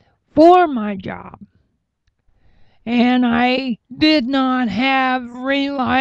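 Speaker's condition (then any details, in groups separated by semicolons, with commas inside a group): Cerebral palsy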